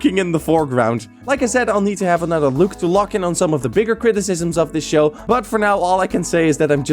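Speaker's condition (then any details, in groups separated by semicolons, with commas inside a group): No condition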